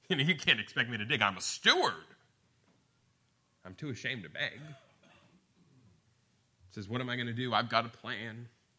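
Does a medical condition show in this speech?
No.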